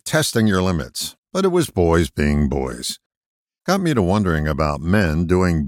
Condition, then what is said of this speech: No condition.